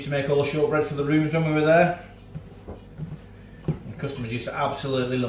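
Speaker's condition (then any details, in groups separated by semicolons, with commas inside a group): No condition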